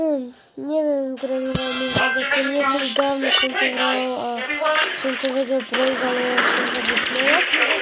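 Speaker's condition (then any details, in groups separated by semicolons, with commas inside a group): No condition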